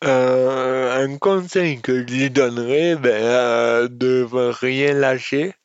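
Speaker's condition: Dystonia; congenital, from lack of brain oxygen at birth, diagnosed soon after, left forearm most affected; eloquence disorder caused by dystonia, alongside muscular disorder

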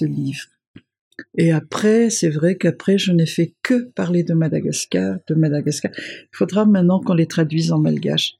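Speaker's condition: No condition

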